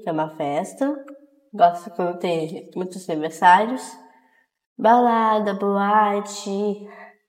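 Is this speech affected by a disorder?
Yes: Down syndrome; genetic condition, trisomy 21.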